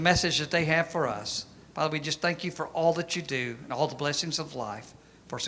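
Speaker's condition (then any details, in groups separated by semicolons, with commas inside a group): No condition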